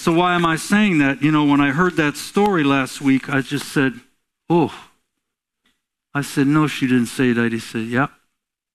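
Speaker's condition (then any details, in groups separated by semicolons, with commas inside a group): No condition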